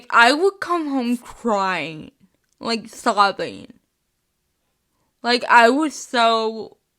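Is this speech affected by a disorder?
Yes: spastic cerebral palsy, mixed.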